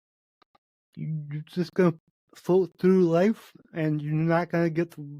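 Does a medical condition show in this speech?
Yes: cerebral palsy.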